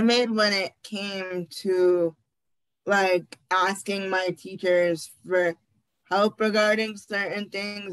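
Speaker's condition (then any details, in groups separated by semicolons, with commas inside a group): Cerebral palsy; birth brain injury, premature, wheelchair user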